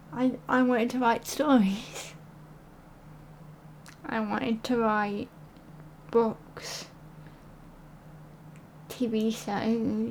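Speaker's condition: Cerebral palsy

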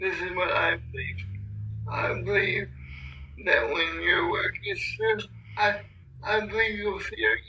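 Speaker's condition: Cerebral palsy; paired with able-bodied athletes for races through Ambulance Angels of Oklahoma

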